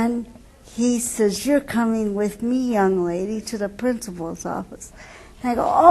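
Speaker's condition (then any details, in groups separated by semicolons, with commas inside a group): Cerebral palsy; wheelchair user; uses wheelchair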